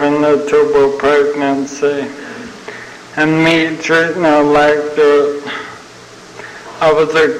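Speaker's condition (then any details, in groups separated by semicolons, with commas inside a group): ALS (Lou Gehrig's disease); young onset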